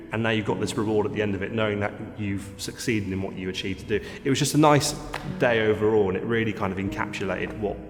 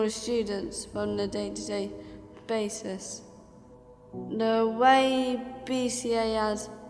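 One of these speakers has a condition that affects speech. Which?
The second: cerebral palsy.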